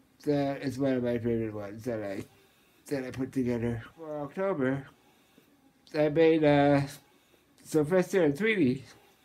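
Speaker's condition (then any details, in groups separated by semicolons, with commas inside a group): Muscular dystrophy, Duchenne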